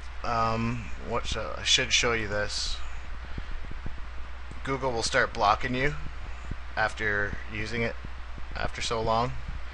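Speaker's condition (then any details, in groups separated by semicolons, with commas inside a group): No condition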